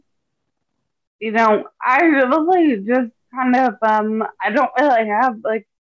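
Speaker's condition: Ataxia; had speech, physical and occupational therapy

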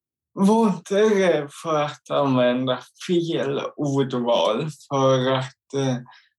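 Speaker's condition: Cerebral palsy; involuntary jerks

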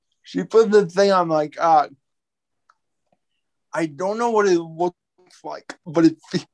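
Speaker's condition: Cerebral palsy; quadriplegic, wheelchair user

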